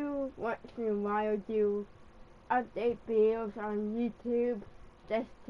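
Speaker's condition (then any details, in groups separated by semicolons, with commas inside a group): Cerebral palsy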